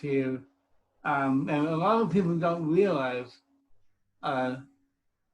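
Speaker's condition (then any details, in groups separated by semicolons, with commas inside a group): Cerebral palsy; from birth; speech impediment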